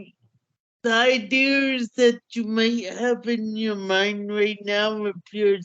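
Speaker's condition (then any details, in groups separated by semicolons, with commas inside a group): Cerebral palsy; hamstring treatment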